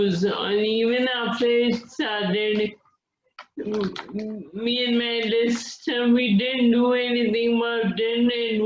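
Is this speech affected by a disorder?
Yes: Friedreich's ataxia.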